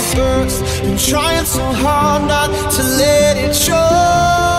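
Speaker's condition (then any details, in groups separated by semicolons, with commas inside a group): No condition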